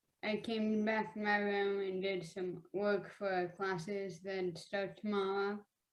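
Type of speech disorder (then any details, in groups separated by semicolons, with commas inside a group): Childhood apraxia of speech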